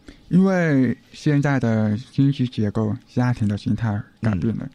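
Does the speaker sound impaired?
Yes: hearing impairment; uses hearing aids; wears hearing aids; host hints hearing loss may be audible to listeners, says can speak well.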